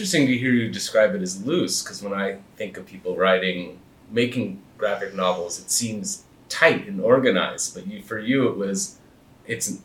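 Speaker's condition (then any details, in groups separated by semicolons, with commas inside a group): No condition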